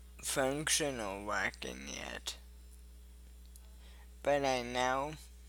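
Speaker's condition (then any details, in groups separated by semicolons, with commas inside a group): Cerebral palsy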